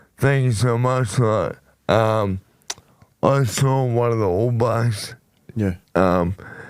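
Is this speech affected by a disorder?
Yes: motor neurone disease; shoulder onset, shoulder biopsy; voice became very nasal.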